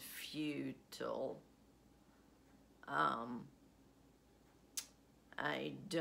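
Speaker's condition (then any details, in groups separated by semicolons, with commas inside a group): Essential tremor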